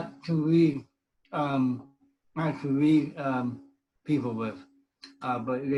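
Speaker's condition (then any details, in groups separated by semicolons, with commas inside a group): Cerebral palsy; speech impediment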